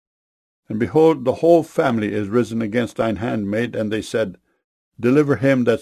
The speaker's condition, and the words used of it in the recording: No condition.